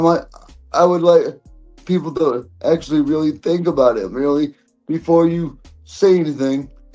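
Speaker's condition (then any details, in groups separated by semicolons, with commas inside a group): Cerebral palsy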